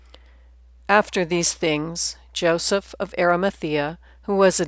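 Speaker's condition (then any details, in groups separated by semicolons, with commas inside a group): No condition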